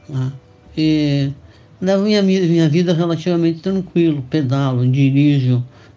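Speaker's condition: Parkinson's disease; Parkinson's disease for nearly 20 years, later developed dyskinesia; whole-body dyskinetic swaying without falling, one fall, still cycles and drives with some restrictions

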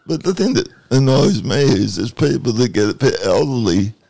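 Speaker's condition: Cerebral palsy

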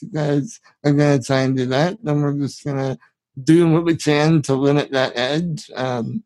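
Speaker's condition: Spinal muscular atrophy, severe; brain signals not reaching muscles

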